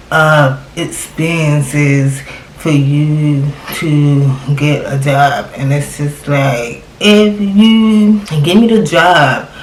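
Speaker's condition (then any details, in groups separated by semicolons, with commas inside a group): Cerebral palsy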